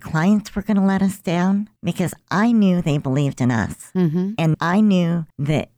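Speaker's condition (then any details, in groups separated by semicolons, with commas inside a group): Cleft lip and palate; present since birth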